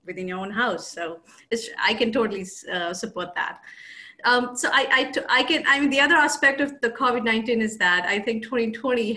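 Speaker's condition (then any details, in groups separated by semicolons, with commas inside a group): No condition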